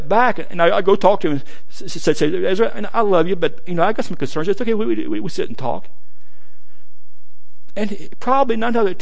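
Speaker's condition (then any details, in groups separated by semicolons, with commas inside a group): Stuttering; childhood onset stutter, since at least first grade; age 59; stuttering amount varies, heavy stuttering greatly lengthens speaking time; repeated words, prolonged sounds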